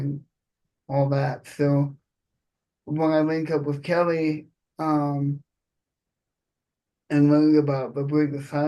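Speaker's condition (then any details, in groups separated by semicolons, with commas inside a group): Cerebral palsy; present from birth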